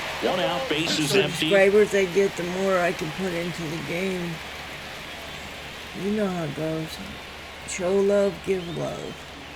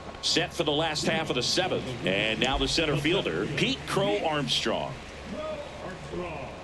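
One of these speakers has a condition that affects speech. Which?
The first: cerebral palsy.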